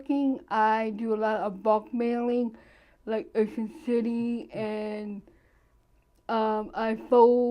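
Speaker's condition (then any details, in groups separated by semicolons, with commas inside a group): Cerebral palsy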